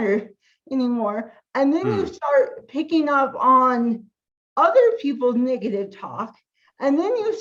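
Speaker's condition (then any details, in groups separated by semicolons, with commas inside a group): Cerebral palsy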